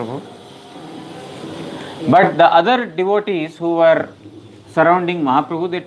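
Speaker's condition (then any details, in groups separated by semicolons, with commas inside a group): No condition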